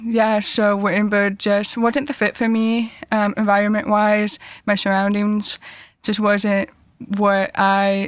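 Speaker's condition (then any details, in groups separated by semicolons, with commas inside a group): Deafness; cochlear implants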